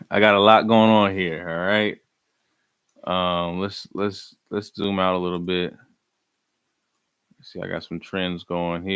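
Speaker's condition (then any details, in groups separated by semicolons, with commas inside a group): No condition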